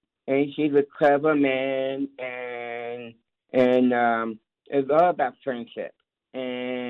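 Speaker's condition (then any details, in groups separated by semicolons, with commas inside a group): Down syndrome; lives independently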